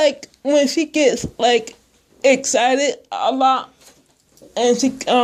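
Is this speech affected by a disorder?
Yes: speech impairment.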